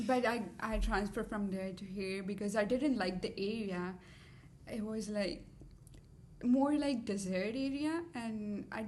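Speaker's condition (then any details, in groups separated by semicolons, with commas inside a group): No condition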